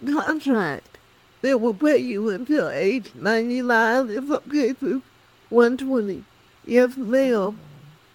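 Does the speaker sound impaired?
Yes: cerebral palsy; speech affected.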